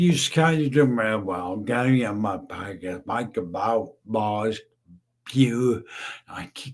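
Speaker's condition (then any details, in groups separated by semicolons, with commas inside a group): Brain injury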